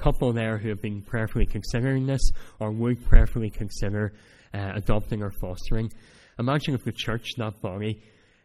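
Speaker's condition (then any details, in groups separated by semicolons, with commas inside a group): Cleft palate; speech not that clear at times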